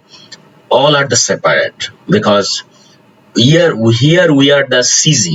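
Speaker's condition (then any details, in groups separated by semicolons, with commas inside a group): No condition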